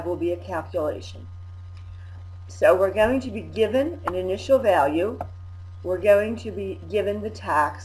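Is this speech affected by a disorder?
No.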